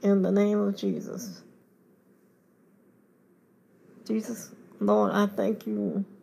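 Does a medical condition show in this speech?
Yes: cerebral palsy; confined to wheelchair.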